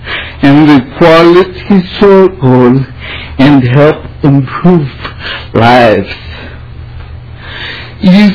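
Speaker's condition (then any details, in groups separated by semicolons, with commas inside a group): Cerebral palsy; visible physical disability, lives independently, drives own car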